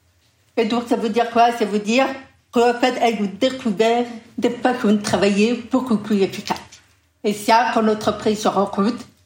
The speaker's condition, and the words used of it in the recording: Deafness. C'est une voix que moi-même je ne connais pas, que je n'ai jamais entendue.